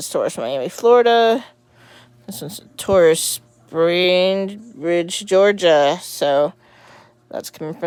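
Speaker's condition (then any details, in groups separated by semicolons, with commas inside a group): No condition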